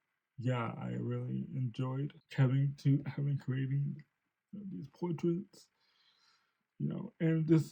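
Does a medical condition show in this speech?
Yes: cerebral palsy; since birth.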